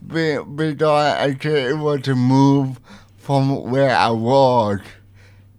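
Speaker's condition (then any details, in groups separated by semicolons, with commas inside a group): Cerebral palsy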